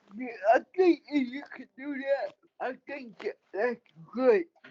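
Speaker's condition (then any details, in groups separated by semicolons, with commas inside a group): Cerebral palsy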